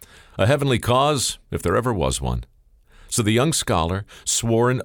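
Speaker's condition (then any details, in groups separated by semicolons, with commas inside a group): No condition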